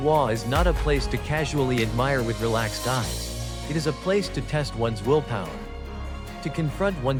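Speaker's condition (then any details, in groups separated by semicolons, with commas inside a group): No condition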